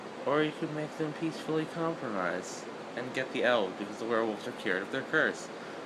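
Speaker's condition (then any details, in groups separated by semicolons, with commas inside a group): No condition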